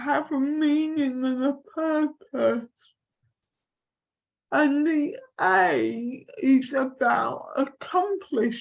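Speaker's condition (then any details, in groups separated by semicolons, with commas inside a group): Cerebral palsy; from birth, affects limbs and neck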